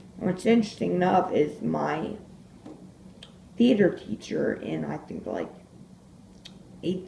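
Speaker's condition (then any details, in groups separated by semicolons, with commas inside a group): Disability causing slurred speech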